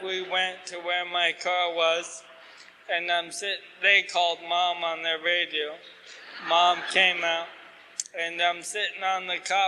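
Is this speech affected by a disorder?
Yes: ALS.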